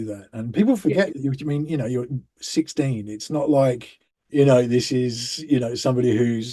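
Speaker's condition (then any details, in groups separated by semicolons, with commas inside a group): No condition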